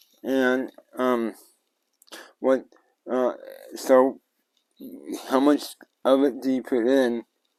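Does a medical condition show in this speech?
Yes: cerebral palsy; tends to mess up words.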